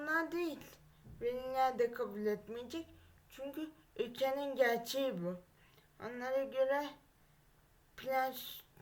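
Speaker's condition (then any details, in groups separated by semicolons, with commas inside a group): Cerebral palsy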